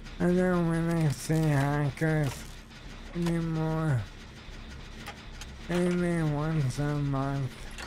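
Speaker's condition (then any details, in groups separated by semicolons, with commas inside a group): ALS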